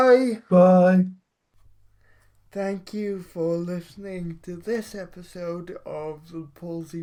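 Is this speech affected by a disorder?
Yes: cerebral palsy.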